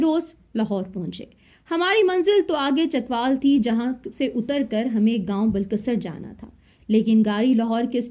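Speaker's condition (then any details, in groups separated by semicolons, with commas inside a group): No condition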